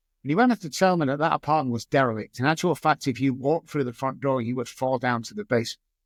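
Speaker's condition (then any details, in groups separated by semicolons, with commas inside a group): No condition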